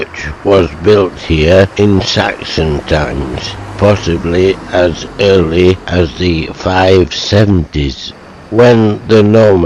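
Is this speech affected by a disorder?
Yes: motor neuron disease.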